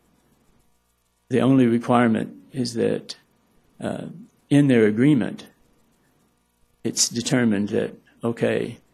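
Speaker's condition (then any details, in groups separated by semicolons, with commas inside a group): Parkinson's; may stumble over words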